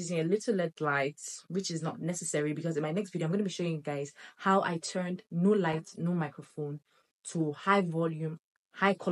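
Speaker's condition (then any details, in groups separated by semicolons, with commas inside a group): No condition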